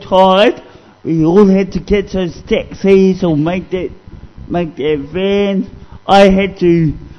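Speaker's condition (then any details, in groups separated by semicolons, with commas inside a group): Cerebral palsy; cerebral palsy from being dropped in infancy while passed between relatives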